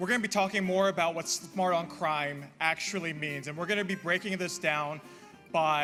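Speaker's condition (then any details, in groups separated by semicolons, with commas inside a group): No condition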